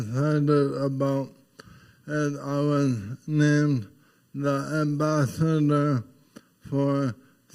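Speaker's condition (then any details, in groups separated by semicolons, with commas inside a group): ALS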